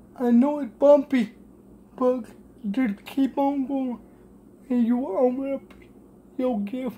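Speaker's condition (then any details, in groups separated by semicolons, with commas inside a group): Cerebral palsy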